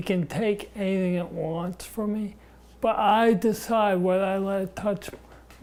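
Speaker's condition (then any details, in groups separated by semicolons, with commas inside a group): Parkinson's disease; adolescent onset, diagnosed age 14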